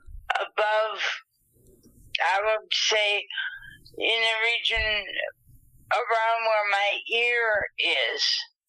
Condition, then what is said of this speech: Dysarthria. I do not have aphasia, which affects the memory.